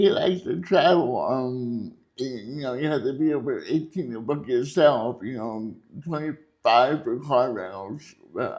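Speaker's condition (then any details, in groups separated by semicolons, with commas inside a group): Cerebral palsy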